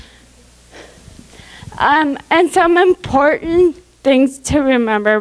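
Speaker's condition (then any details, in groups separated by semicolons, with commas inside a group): Cerebral palsy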